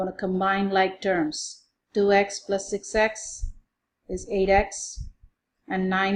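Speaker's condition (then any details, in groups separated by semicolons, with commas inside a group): No condition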